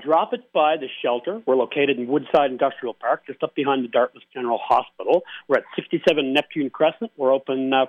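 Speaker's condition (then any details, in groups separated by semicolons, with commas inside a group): No condition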